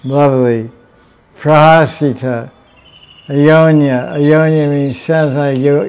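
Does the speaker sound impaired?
Yes: deafness; asks audience whether heard.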